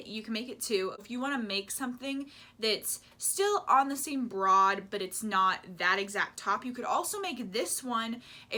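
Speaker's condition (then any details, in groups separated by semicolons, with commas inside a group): No condition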